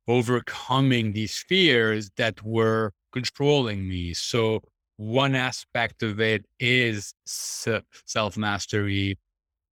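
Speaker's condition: Stutter; severe since age two, brain speech area, avoided speaking 25+ years, UK speech program at seventeen; breathing technique, talking to strangers, Toastmasters, Vipassana meditation, Wim Hof and conscious connected breathing help; audible stutter, often fairly clear but not always, deep breath every few words, ups and downs; prolonged sounds, blocks

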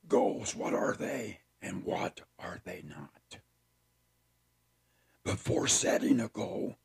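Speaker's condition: Partial laryngectomy; about 20 years since sudden onset, speech still self-described as unusual

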